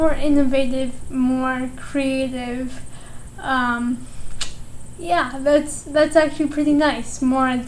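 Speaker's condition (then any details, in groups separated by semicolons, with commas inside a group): Cerebral palsy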